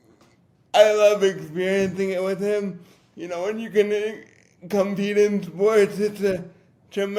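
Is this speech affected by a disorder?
Yes: cerebral palsy; difficult to talk.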